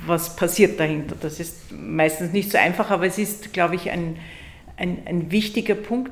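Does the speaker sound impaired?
No.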